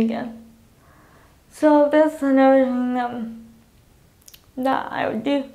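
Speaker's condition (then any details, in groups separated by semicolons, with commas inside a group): Cerebral palsy, spastic quadriplegic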